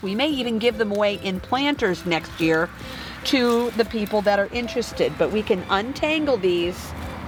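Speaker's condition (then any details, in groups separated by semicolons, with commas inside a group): No condition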